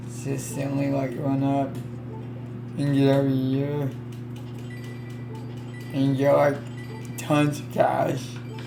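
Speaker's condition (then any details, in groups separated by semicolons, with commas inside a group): Cerebral palsy; affects legs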